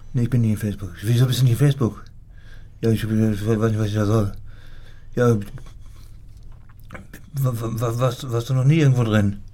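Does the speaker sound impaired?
Yes: Parkinson's disease; symptoms initially ignored, brainstem and movement affected, fine motor decline, shrinking handwriting; says speech, cognition and memory not affected by Parkinson.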